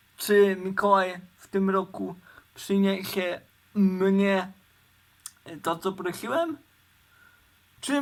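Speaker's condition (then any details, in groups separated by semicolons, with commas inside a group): Cerebral palsy; uses wheelchair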